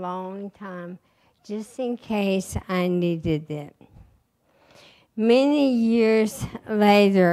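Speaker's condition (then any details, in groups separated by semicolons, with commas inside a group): ALS; recently diagnosed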